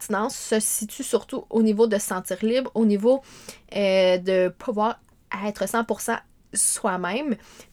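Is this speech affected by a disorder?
Yes: stuttering; meditation practice for some years, found helpful; here prolonged sounds.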